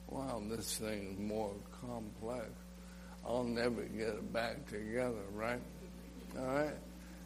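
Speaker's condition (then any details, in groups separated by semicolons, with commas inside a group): ALS; legs affected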